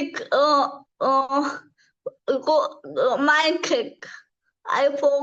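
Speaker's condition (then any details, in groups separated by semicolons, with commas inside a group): Cerebral palsy; from birth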